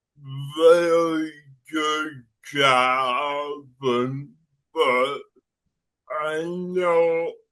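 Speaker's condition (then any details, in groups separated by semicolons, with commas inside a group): Cerebral palsy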